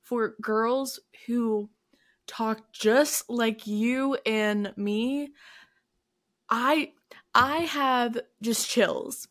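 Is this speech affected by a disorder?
Yes: stuttering; attended speech therapy; stutters more on hard speaking days; here repeated words, prolonged sounds.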